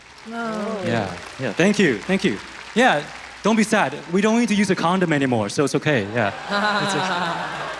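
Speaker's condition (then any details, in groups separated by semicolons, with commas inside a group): No condition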